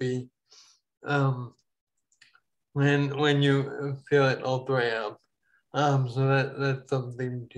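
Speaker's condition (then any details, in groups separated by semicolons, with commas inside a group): Ataxia; falls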